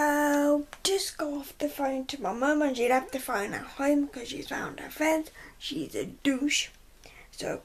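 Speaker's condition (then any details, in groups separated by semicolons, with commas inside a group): Cerebral palsy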